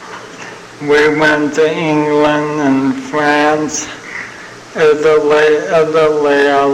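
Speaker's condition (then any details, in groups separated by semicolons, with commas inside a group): ALS (Lou Gehrig's disease); first sign abnormal walking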